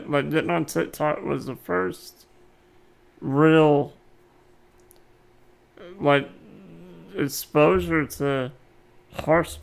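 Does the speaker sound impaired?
Yes: muscular dystrophy.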